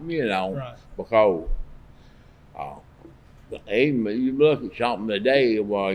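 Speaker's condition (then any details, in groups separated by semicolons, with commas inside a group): Parkinson's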